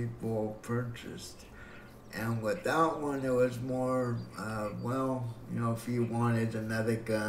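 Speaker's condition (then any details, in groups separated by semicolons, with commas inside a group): Cerebral palsy; breathing fine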